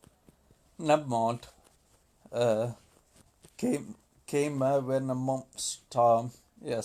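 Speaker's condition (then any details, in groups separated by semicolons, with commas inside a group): Multiple sclerosis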